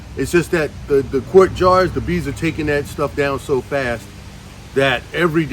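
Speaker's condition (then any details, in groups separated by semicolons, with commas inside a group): No condition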